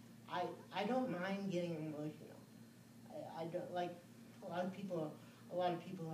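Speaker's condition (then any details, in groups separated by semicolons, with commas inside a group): Cerebral palsy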